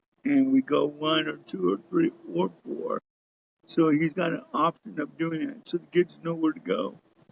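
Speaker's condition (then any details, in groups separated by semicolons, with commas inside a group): Cerebral palsy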